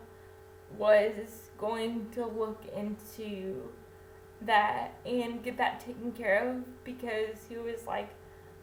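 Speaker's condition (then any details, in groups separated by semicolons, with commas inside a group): Cerebral palsy; infant ventilator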